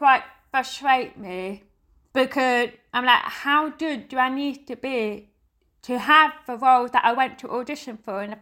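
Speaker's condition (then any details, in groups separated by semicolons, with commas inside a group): Deafness; not the music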